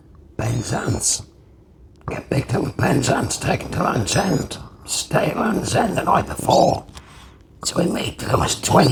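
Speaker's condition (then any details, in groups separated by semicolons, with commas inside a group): Laryngectomy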